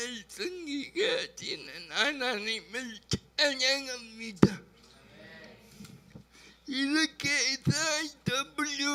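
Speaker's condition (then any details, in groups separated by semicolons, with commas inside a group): Brain lesion disability grade 1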